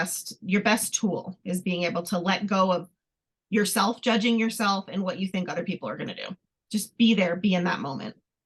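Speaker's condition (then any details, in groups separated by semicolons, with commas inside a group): No condition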